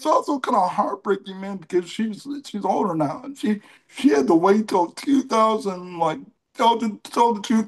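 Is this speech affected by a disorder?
Yes: cerebral palsy.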